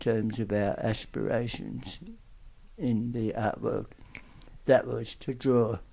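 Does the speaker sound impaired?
Yes: tongue cancer; aggressive tongue cancer.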